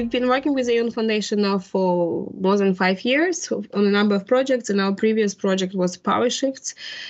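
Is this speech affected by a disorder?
No.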